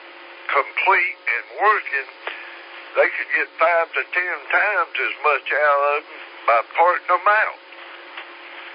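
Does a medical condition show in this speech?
Yes: slurred speech; stroke 3 years ago, takes 17 different medications.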